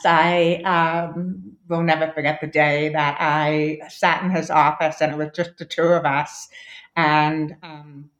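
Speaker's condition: Deafness; then esteem implant

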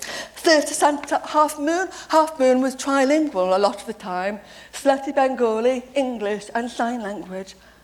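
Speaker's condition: Deafness; deaf since age seven

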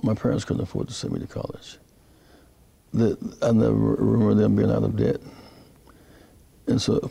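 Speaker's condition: Parkinson's disease; speech therapy

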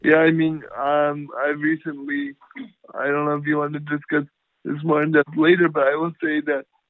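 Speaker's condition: Cerebral palsy; power wheelchair

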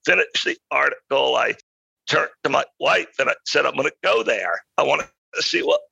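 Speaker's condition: Spasmodic dysphonia; adult onset

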